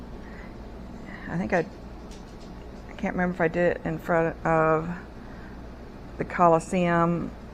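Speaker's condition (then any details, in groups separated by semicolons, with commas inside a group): No condition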